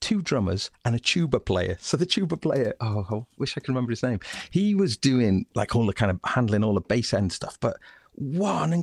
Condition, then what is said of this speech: None; typical speech.